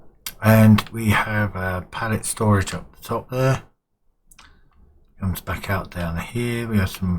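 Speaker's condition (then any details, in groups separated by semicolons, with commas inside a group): No condition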